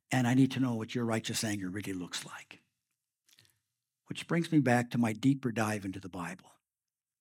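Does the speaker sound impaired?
No.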